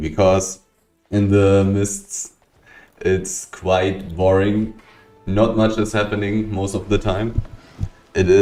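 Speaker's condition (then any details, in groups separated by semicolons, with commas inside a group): No condition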